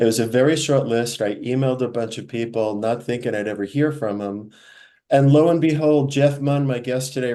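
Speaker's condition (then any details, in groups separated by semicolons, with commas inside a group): No condition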